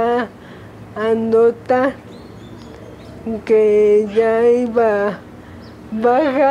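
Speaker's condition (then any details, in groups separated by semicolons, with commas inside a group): Amyotrophic lateral sclerosis; onset left index finger hooking, then cramps and fatigue; about seven years with disease; voice weakening, being lost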